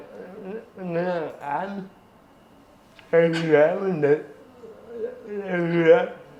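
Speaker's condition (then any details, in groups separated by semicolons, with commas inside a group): Cerebral palsy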